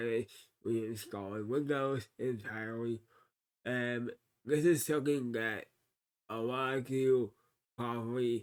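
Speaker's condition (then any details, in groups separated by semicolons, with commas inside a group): Cerebral palsy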